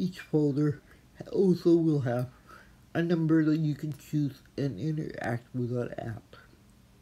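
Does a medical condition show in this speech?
Yes: athetoid cerebral palsy; speech, wheelchair.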